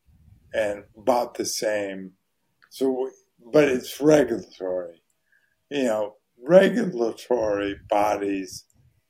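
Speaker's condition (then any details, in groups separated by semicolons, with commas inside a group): ALS; voice very hoarse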